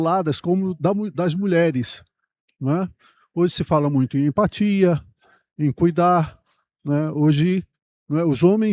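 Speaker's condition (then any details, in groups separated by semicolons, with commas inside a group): No condition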